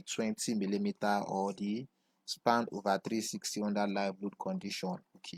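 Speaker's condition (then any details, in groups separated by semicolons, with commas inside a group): No condition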